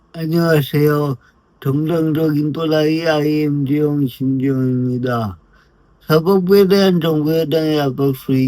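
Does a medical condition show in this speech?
Yes: brain lesion disability.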